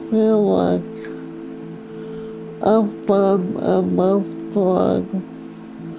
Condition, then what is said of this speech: ALS (motor neuron disease). When I get hurt, I can't speak at all.